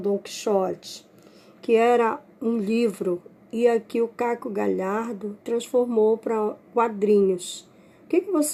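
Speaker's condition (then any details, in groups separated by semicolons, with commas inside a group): No condition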